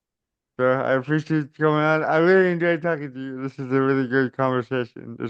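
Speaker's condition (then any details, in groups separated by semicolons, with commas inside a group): Cerebral palsy; caused by stroke at birth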